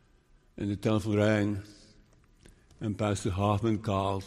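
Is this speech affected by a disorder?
Yes: Parkinson's disease; diagnosed 5 years ago, very slow progression per neurologist; sometimes stutters and blurs words, still preaching.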